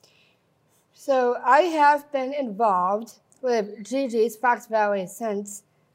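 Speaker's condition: Down syndrome; congenital, early intervention programs and therapies in early childhood; adult

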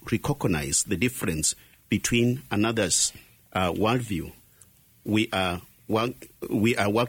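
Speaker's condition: No condition

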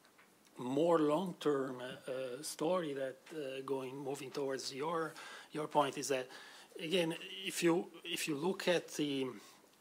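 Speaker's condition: No condition

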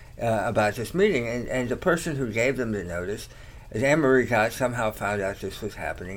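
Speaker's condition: Tongue cancer surgery; many years after treatment

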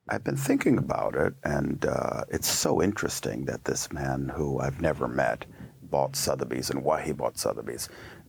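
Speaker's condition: No condition

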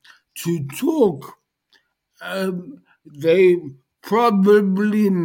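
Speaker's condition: Dysarthria post-stroke; speech highly affected, lost most mobility, vision and hearing also affected; initially unable to communicate by text or voice, often not understood, now more understandable

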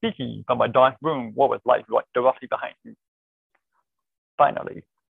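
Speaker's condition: Deafness, born deaf, cochlear implant

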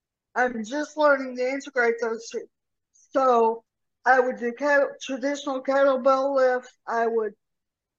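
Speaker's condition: Cerebral palsy; severe rotator cuff tear

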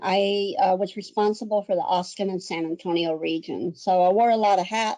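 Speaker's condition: Cleft lip and palate; congenital cleft lip and cleft palate, 60 plus surgeries

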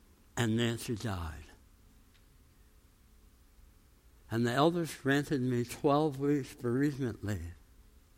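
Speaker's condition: Tongue cancer, jaw reconstruction

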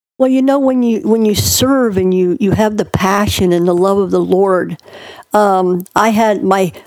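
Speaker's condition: Cleft palate; born two months premature

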